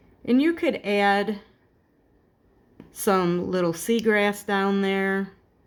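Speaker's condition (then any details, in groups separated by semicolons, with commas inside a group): No condition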